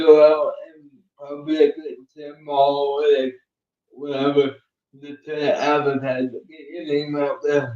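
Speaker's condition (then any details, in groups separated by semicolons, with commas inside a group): Cerebral palsy; uses one hand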